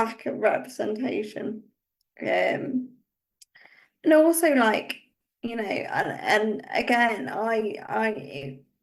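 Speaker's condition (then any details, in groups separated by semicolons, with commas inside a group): Cerebral palsy; uses wheelchair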